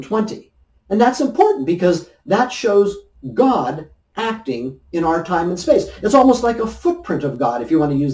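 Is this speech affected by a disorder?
No.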